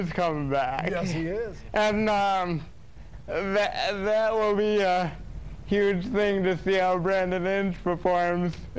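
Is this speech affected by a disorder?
Yes: cerebral palsy.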